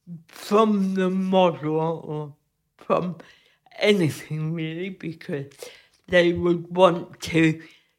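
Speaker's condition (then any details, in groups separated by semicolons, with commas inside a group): Cerebral palsy; frequent loss of balance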